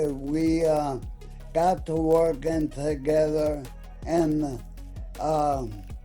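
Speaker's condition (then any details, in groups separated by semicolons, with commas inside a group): ALS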